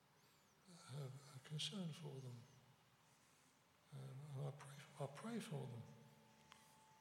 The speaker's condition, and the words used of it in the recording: Parkinson's disease. I need the mic because most of you know I've got Parkinson's and it's stolen my voice.